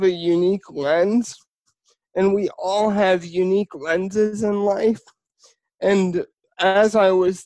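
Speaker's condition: Spastic cerebral palsy

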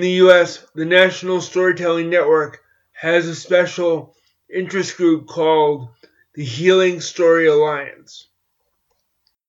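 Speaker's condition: Cerebral palsy; walks with crutches

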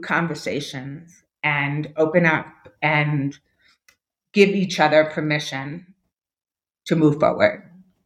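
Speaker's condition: Deafness; born with moderate to severe hearing loss, diagnosed as toddler, hearing aids, then esteem implant; permanently deaf without implants, two cochlear implants after esteem implant battery died after ten years

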